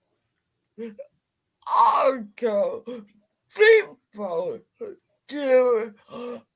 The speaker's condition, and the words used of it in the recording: Cerebral palsy. And then when you told me you had this speaking issue with speaking, I didn't know.